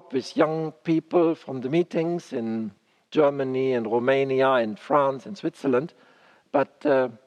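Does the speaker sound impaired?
No.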